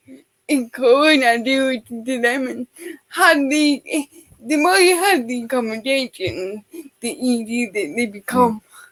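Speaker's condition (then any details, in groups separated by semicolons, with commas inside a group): Cerebral palsy; affects all four limbs, part-time wheelchair user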